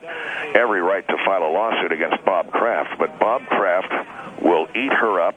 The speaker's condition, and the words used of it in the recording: None; typical speech.